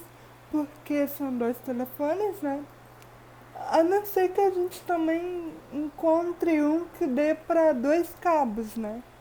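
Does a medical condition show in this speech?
Yes: cerebral palsy.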